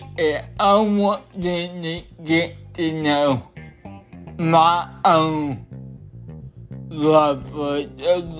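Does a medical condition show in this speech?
Yes: cerebral palsy.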